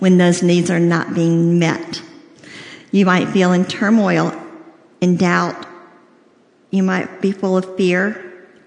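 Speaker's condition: Cleft lip and palate, severe

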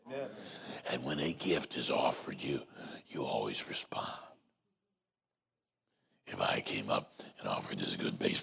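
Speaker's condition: Voice box removal needed; vocal cord cancer

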